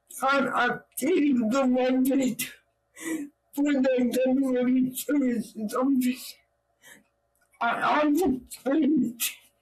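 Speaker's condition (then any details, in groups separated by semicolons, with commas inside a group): Cerebral palsy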